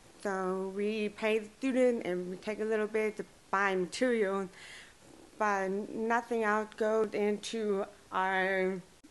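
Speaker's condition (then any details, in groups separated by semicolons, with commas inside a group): Deaf and hard of hearing; since childhood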